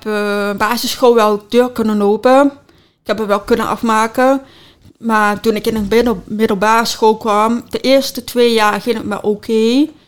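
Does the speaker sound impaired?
Yes: deafness with cochlear implant; congenital, implant from age two, magnet in head, cochlear electrodes, once robotic sound, pain, stopped use; still uses cochlear implant, lip reads well, phone typing when needed, sister Demi supports with sign; speech therapy to practise speech, says speaks very well now.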